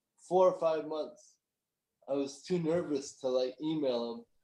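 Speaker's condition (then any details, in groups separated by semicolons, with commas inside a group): Cerebral palsy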